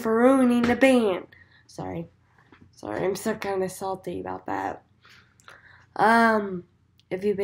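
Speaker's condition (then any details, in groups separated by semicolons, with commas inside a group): Cerebral palsy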